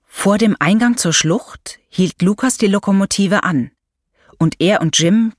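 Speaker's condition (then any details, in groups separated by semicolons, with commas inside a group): No condition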